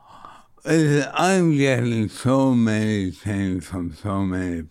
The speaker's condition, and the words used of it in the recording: ALS (motor neuron disease). And honestly, I'm hearing myself in a different way.